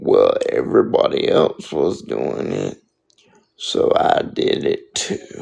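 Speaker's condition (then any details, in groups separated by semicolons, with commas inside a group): Spastic quadriplegic cerebral palsy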